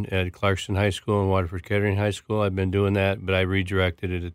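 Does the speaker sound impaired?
Yes: Parkinson's disease; speech tough, speech therapy with ahs before going on air, big and loud voice training.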